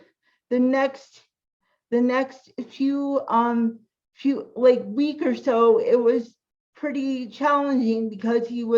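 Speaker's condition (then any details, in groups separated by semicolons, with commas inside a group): Cerebral palsy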